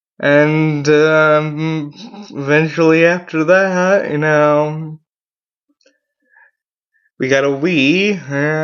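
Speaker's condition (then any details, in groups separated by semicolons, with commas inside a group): Cerebral palsy; mild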